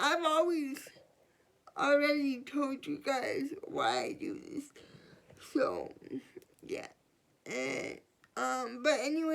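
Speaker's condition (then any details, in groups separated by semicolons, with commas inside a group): Cerebral palsy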